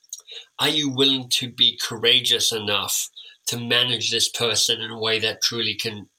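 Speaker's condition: Cleft lip and palate; orthodontic treatment

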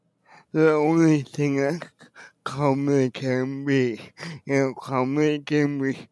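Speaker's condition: Cerebral palsy; wheelchair user

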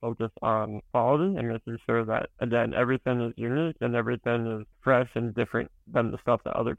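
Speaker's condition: Spinal muscular atrophy

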